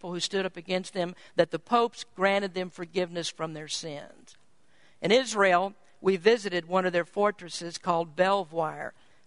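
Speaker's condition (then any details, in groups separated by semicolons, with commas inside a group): No condition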